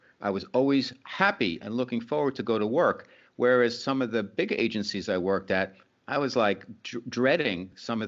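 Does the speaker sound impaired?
No.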